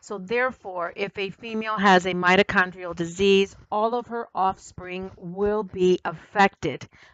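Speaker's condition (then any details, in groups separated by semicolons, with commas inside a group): No condition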